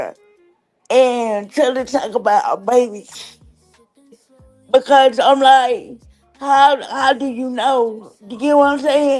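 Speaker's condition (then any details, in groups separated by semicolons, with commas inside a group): Cerebral palsy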